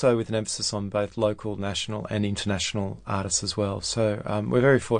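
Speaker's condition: No condition

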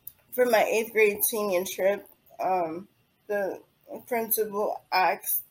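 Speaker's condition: Cerebral palsy

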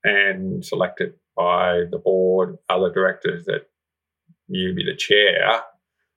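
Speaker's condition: Profound deafness, congenital, severe profound hearing loss; right ear better

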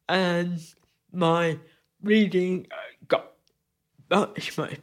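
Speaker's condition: Cerebral palsy; must move carefully

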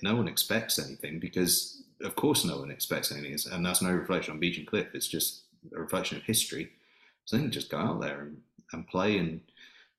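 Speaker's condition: No condition

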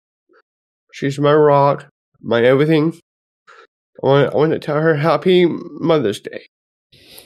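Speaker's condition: Down syndrome; from birth

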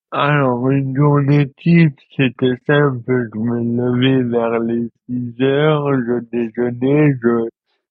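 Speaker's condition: Dystonia; present since birth

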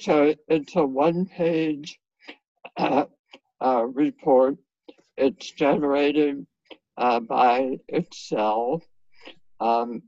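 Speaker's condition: Head and neck cancer surgery; radiation

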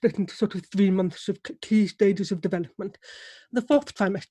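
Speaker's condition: Deafness; relies on lip reading

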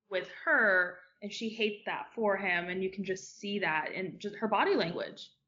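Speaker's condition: No condition

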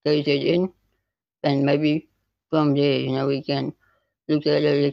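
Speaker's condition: Spinal muscular atrophy type 2; neuromuscular

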